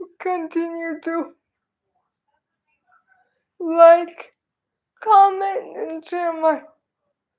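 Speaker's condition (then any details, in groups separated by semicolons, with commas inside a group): Cerebral palsy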